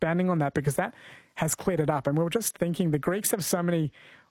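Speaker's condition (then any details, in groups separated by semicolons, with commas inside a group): No condition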